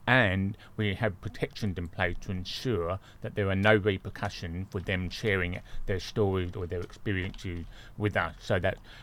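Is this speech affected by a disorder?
Yes: deafness; congenital deafness, born deaf.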